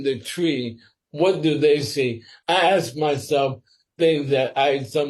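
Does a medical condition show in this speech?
Yes: sporadic ALS.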